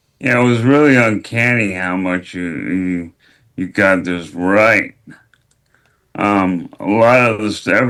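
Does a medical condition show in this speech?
Yes: ALS; could barely speak during filming, says speech still present.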